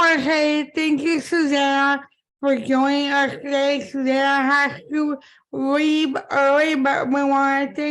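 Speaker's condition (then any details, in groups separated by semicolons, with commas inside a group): Cerebral palsy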